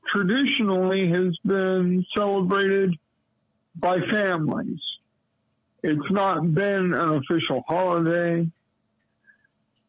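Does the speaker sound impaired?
Yes: cerebral palsy; lifelong.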